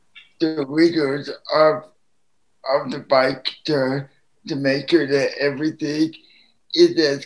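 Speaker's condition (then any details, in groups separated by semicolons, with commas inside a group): Spastic quadriplegic cerebral palsy; drinking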